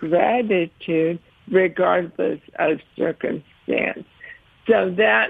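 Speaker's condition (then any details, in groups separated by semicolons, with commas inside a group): ALS; first signs running into walls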